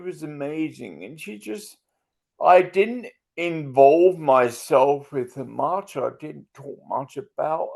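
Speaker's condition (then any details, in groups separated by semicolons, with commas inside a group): Multiple sclerosis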